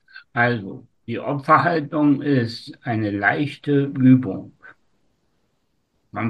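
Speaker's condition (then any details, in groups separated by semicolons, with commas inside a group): Spastic tetraparesis; from birth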